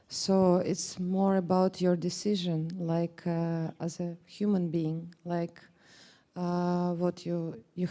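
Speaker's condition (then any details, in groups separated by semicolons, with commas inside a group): No condition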